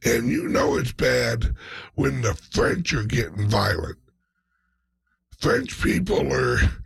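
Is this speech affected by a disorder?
Yes: speech impediment, mild.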